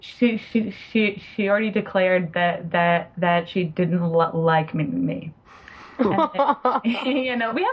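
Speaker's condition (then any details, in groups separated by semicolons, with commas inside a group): Stuttering; past stuttering therapy with desensitization, learned to live effectively with stuttering; stutters when talking with patients, listeners sometimes react oddly to stuttering; repeated sounds, repeated words, prolonged sounds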